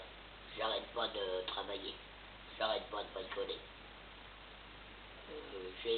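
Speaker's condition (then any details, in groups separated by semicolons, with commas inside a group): Total laryngectomy; difficulty swallowing before diagnosis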